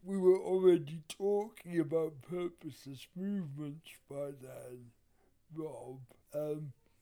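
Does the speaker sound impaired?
Yes: cerebral palsy; wheelchair user.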